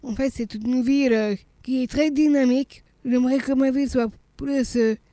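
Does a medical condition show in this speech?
Yes: Down syndrome; congenital, heart malformation, heart surgery at age one after staphylococcus aureus, later reoperated; swallowing problems, slowness, childhood speech therapy to tone tongue.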